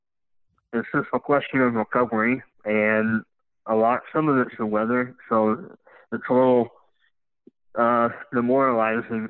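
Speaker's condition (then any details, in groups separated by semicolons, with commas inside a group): Cleft lip and palate; speech impediment, harder for new people to understand at first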